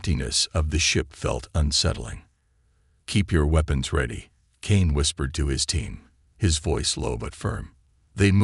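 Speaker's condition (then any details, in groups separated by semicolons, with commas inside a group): No condition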